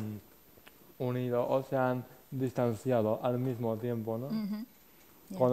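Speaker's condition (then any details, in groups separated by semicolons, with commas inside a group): Cerebral palsy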